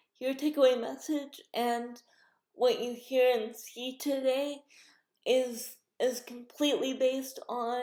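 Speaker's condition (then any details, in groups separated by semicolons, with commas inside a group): Cerebral palsy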